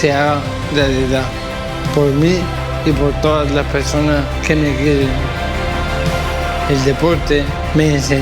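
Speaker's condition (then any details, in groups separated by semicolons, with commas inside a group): Amyotrophic lateral sclerosis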